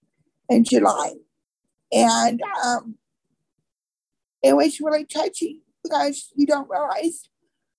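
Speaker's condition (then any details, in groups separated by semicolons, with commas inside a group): Cerebral palsy; from birth, birth defect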